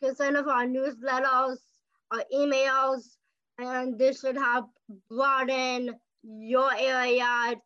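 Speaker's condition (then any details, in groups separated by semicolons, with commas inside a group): Down syndrome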